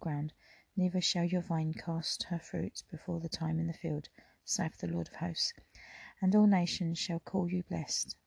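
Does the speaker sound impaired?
No.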